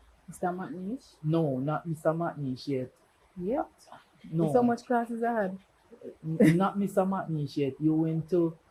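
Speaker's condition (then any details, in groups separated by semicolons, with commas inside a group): No condition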